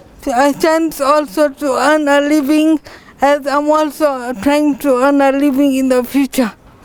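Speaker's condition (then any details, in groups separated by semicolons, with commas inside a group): Cerebral palsy; from birth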